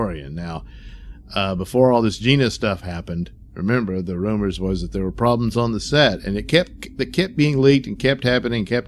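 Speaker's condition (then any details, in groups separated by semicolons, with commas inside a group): No condition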